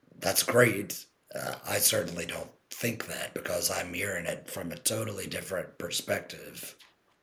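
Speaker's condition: Total laryngectomy, total laryngectomy with TEP

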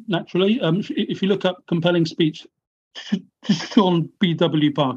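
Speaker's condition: Stammer; stammer causing blocks; stammer barely noticeable in relaxed, open conversation; stammer worse under stress and strategized answers, avoided speaking in court because of it; repeated sounds, repeated words

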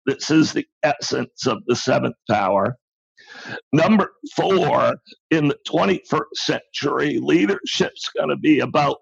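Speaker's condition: Spasmodic dysphonia; affects only speech

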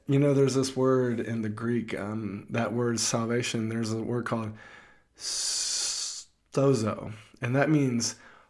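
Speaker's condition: Stuttering; stutter since childhood, very severe in childhood; still identifies as a stutterer, speaking publicly to an audience; now able to communicate publicly; prolonged sounds, blocks

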